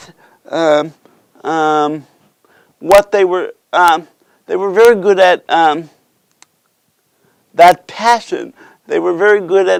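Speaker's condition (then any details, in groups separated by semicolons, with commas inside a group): Cerebral palsy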